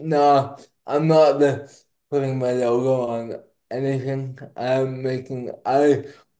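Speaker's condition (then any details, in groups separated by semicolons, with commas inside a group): Cerebral palsy; diagnosed at two months old, caused by cardiac arrest, heart stopped twice, physical therapy when younger; not slurred, per host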